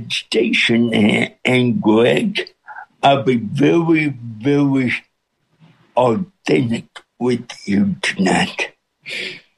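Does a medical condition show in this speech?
Yes: cerebral palsy with speech impediment; hard to understand at first.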